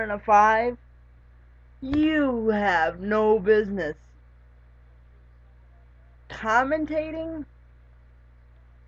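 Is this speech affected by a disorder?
Yes: cerebral palsy; lifelong, wheelchair user.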